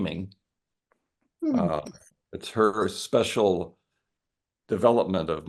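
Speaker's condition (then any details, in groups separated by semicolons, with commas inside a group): No condition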